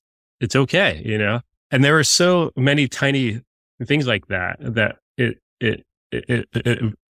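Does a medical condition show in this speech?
Yes: stutter; still stutters as adult; stutters visibly and audibly; here repeated words, prolonged sounds.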